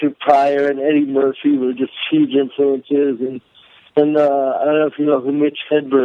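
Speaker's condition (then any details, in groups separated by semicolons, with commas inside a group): Cerebral palsy; may sound drunk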